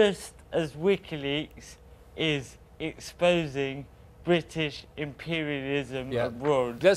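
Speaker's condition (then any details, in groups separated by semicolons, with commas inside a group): Cerebral palsy; uses wheelchair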